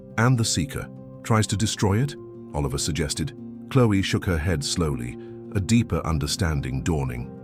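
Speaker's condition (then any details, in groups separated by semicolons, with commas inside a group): No condition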